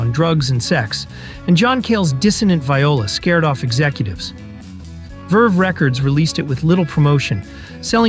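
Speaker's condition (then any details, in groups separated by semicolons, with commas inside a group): No condition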